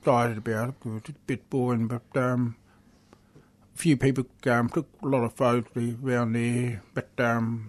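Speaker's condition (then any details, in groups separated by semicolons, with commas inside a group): Deafness; struggles when people talk quickly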